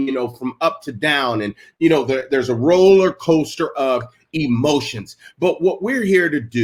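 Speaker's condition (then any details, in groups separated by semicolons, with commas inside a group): No condition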